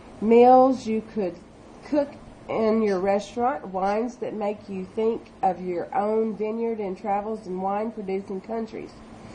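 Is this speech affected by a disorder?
No.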